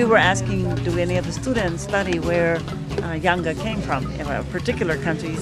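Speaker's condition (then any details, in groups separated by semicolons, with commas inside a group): No condition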